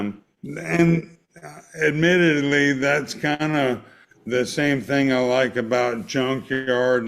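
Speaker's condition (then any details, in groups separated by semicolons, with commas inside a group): ALS; motor neuron disease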